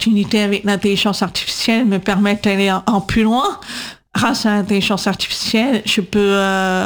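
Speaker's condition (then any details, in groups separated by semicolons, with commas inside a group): Deaf from birth; congenital deafness; follows show via live transcription by Céline Ripoll, needs subtitles and transcripts for videos, podcasts; atypical voice, speech recognition struggles to understand, 20 years speech therapy, lpc coder in class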